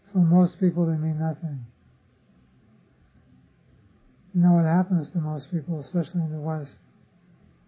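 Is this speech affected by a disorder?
Yes: Parkinson's disease; others offer remedies.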